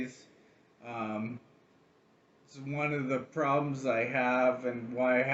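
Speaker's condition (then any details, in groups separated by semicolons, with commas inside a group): ALS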